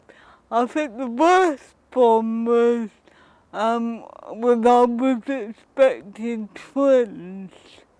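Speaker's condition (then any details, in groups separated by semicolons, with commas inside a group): Cerebral palsy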